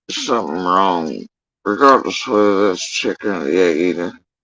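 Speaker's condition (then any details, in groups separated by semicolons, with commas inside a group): Facial paralysis after surgery; tongue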